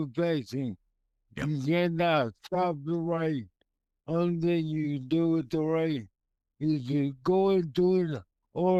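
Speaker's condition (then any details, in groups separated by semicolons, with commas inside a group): Multiple sclerosis; esophagus affected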